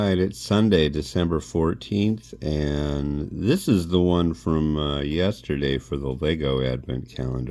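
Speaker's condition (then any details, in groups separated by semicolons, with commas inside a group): No condition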